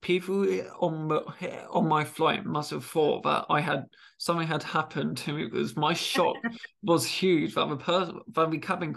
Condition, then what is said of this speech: Stuttering. So mine's not a prolonged stammer.